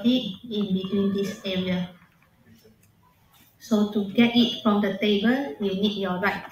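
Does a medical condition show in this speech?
No.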